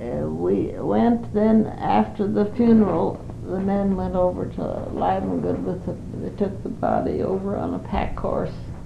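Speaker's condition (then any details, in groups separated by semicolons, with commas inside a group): Parkinson's; not very able to do much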